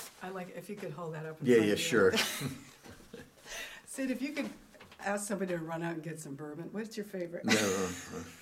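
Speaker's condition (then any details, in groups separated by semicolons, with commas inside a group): No condition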